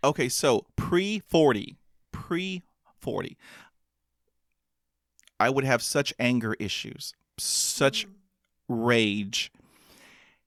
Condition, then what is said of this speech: Stuttering. But I stutter in every single language you can possibly imagine.